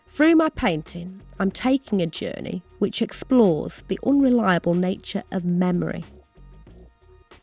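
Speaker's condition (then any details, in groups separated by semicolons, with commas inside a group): No condition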